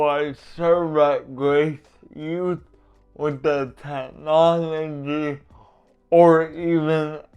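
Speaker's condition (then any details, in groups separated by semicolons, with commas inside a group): Cerebral palsy; uses adaptive equipment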